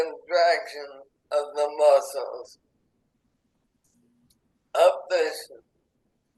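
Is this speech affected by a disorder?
Yes: ALS; affects legs and lungs; burning in lungs.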